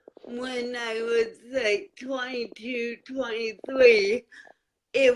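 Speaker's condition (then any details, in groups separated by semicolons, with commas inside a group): Cerebral palsy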